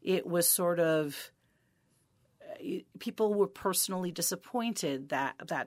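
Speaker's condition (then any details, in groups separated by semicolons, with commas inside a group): No condition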